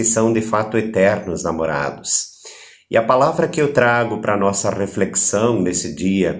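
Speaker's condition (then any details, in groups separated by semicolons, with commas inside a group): No condition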